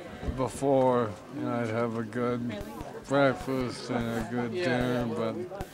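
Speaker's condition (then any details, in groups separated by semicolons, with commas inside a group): ALS; onset in biceps, now affecting quads; progressing, about three years since onset, twitching, no feeding tube; losing voice, mostly muscular, little respiratory involvement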